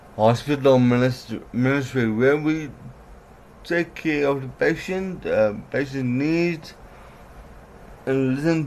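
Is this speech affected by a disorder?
Yes: cerebral palsy; from birth, diagnosed age 2, learned speech special-needs school, writing difficult, poor balance, later myasthenia gravis; myasthenia gravis muscle fatigue, breathing weakness, sometimes out of breath, uses oxygen machine, on medication; some words unclear, certain letters flat, trouble formulating words, worse when mouth tires.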